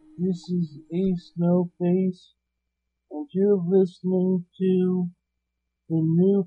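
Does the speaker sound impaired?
Yes: ALS, through a speech-generating device; confined to wheelchair, basically paralyzed; composes music using only one finger; computer assistance in singing and recording.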